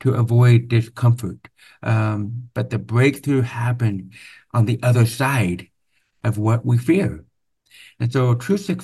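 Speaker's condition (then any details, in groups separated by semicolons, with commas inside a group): Profound hearing loss, deaf accent; congenital very severe to profound hearing loss, over 13 years of speech therapy; noticeably different accent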